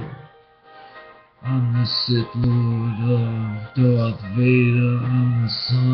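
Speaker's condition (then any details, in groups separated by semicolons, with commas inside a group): Brain injury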